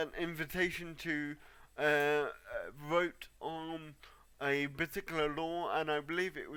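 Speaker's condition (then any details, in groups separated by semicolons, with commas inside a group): Cerebral palsy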